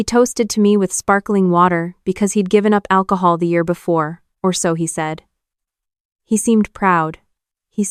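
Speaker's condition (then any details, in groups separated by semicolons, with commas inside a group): No condition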